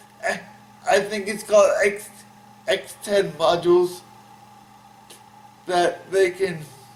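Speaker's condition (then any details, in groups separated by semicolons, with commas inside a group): Cerebral palsy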